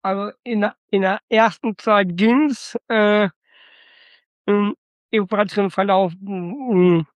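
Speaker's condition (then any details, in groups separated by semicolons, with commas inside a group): Down syndrome (trisomy 21); detected on ultrasound two days before birth, caesarean at St. Vinzenz Krankenhaus Datteln, Frühförderstelle early support; age 26, some limitations mentioned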